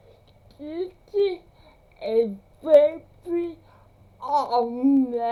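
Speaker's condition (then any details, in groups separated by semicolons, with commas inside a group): Cerebral palsy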